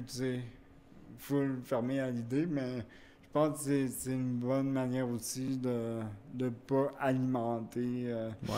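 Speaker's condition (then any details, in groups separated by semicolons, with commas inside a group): Cerebral palsy; wheelchair use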